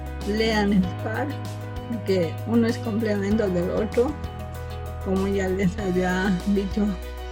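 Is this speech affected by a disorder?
Yes: cerebral palsy from birth.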